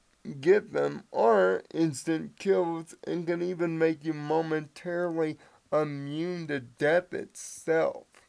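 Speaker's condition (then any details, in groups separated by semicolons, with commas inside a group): Cerebral palsy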